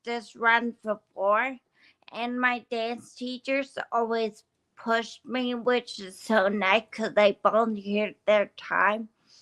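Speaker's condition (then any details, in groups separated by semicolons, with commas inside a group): Brain injury from boulder; uses wheelchair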